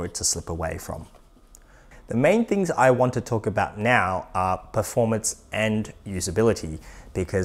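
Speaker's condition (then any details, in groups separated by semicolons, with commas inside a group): No condition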